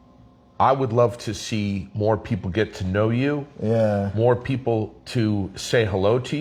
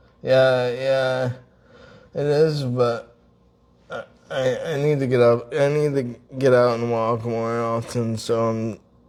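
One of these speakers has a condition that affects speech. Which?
The second: traumatic brain injury; whole brain swollen first year; injury about five or six years ago; stuttering, unclear speech, pausing and deep breath help.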